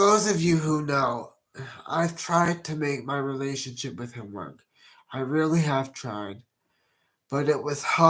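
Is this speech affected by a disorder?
Yes: cerebral palsy.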